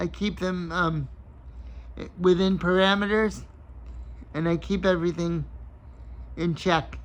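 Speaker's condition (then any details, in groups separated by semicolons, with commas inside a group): Cerebral palsy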